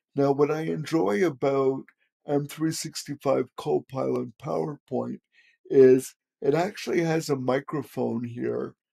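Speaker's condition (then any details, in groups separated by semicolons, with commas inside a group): Cerebral palsy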